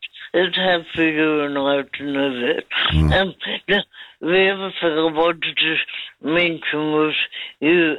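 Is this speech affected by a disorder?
Yes: cerebral palsy; lifelong, affects walking and speech; speech often mistaken by others for drunkenness.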